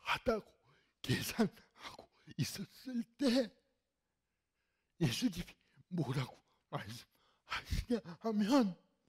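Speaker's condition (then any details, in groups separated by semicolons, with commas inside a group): Cerebral palsy; fairly severe in childhood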